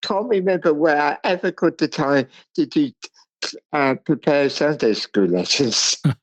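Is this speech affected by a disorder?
Yes: cerebral palsy; speech impairment.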